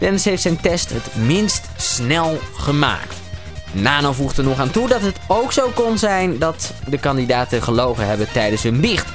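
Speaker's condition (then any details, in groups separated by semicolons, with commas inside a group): No condition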